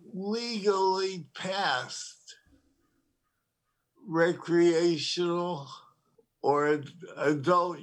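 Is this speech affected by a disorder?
Yes: Parkinson's disease; tremor.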